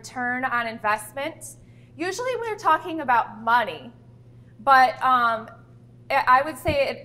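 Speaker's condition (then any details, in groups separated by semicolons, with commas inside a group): No condition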